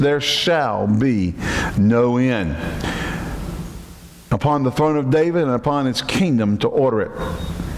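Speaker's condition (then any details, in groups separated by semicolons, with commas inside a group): No condition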